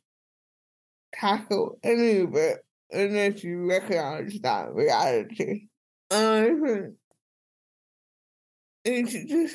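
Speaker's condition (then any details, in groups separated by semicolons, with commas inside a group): Cerebral palsy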